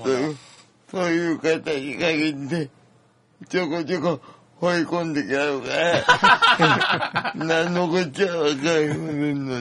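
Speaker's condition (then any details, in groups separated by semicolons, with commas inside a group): Cerebral palsy; congenital cerebral palsy, physically disabled, always uses a wheelchair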